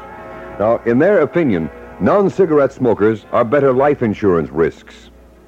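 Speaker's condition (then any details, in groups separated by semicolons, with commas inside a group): No condition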